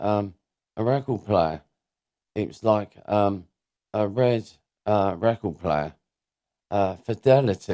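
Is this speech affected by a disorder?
Yes: cerebral palsy; diagnosed as baby.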